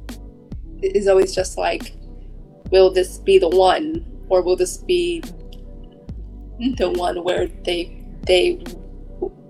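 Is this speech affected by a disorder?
Yes: stuttering; stutter from brain wired differently, not caused by anxiety or stress; stutters on every word when not thinking about it, stutters all the time, blocks and repeats; here repeated words, prolonged sounds.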